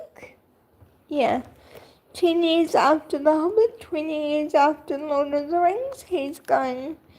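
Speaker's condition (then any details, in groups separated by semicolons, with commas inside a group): Cerebral palsy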